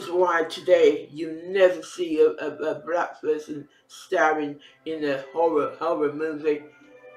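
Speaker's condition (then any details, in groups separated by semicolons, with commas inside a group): Facial palsy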